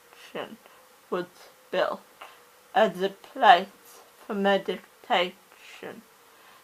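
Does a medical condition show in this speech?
Yes: cerebral palsy; oxygen starvation at birth.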